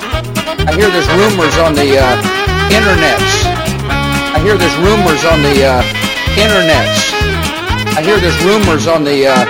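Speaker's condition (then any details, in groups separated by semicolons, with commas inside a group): No condition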